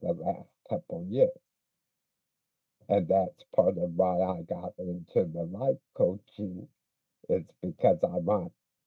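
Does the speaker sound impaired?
Yes: speech impediment; weaker-looking muscles in childhood.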